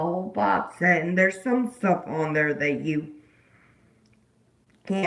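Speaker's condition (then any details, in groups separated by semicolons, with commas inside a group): Disability causing slurred speech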